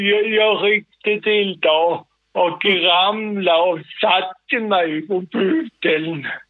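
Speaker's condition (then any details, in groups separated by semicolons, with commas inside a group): Cerebral palsy; sudden involuntary jerks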